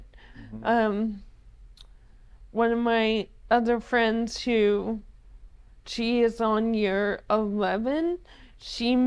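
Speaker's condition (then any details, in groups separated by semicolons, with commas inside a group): ALS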